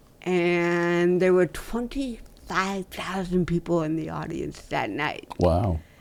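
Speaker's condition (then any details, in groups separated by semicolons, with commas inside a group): Cerebral palsy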